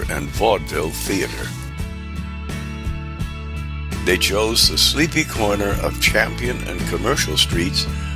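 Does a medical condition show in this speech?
No.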